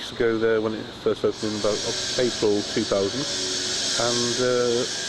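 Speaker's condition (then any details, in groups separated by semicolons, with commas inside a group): No condition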